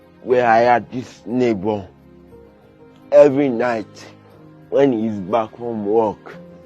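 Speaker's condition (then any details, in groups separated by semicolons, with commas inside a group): Cerebral palsy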